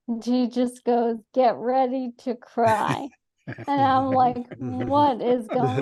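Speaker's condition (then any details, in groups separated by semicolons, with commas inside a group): ALS; atypical case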